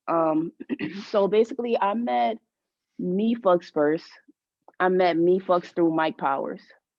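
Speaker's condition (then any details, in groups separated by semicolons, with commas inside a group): No condition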